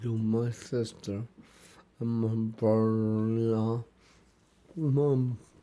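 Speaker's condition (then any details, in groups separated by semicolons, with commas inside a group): Acquired brain injury; others need time to get used to accent or way of speaking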